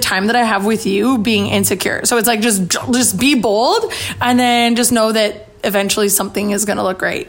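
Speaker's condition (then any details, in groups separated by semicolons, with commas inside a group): No condition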